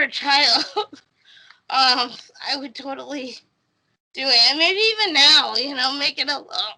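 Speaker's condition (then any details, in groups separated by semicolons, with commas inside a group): Cerebral palsy; speech therapy in childhood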